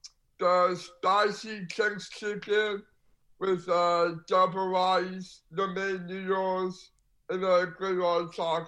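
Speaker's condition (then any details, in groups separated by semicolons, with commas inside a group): Down syndrome; congenital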